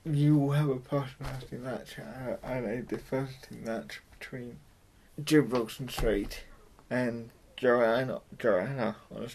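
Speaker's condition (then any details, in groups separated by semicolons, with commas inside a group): Cerebral palsy, mild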